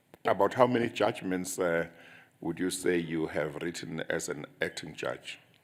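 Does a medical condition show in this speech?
No.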